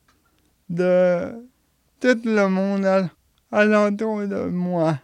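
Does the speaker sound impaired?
Yes: cerebral palsy; since birth, respite house since age 8 or 9.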